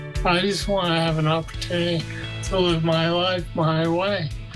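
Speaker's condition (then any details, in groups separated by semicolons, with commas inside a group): Parkinson's disease; young onset, deep brain stimulation surgery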